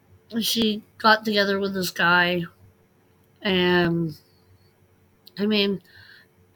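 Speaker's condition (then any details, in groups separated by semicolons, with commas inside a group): Cleft lip and palate, unilateral cleft lip and palate; audible heavy breathing or wheezing heard over words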